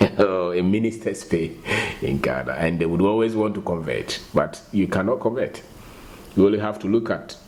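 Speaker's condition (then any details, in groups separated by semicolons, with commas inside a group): No condition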